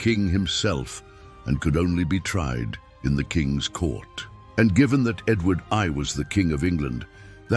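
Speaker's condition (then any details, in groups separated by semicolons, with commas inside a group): No condition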